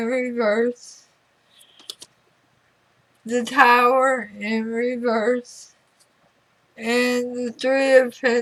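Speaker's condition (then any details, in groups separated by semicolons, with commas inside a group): Throat cancer radiation damage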